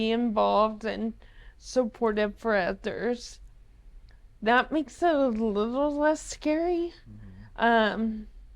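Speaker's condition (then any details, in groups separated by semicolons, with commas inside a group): ALS; about 10 years since diagnosis, uses wheelchair, slow progression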